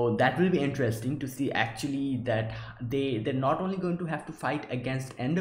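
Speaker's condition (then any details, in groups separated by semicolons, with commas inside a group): No condition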